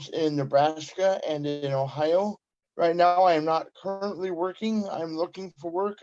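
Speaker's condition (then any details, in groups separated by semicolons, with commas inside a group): Cerebral palsy; from birth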